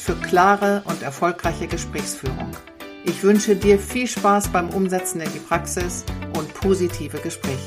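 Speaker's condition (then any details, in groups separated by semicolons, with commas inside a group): No condition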